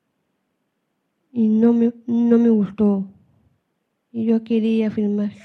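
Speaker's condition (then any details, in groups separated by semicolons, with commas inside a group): Down syndrome; speaks Spanish, English interpretation given after her lines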